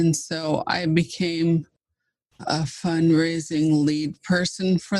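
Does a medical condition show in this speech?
Yes: ALS (Lou Gehrig's disease).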